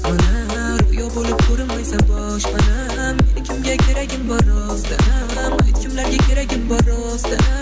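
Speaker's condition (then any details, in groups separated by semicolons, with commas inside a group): No condition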